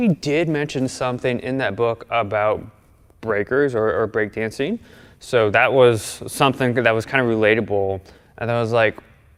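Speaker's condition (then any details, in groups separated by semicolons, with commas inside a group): No condition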